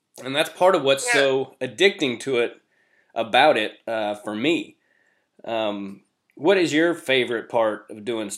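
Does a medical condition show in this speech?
No.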